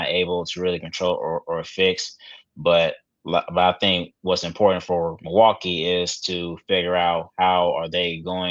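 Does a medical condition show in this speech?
No.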